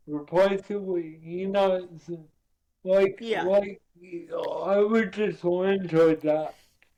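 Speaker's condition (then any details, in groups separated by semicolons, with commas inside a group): Cerebral palsy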